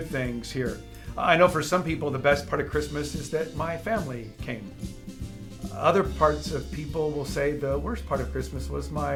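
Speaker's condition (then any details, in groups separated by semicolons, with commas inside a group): No condition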